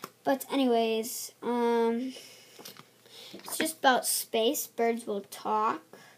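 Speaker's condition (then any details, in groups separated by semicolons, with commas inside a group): No condition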